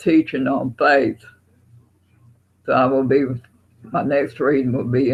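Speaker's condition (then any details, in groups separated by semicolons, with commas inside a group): Parkinson's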